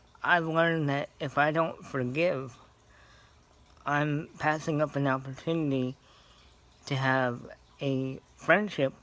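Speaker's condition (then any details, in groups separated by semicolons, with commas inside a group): Cerebral palsy; scoliosis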